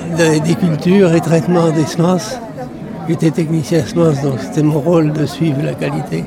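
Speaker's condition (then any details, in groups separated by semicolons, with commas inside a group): Parkinson's disease; pesticide exposure over 27 years at Coralis Cooperative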